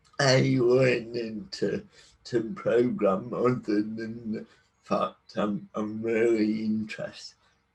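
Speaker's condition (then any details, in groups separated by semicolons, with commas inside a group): Cerebral palsy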